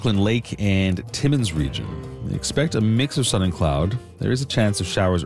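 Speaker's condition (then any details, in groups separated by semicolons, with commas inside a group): No condition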